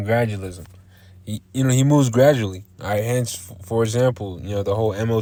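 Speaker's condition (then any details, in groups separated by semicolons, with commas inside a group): No condition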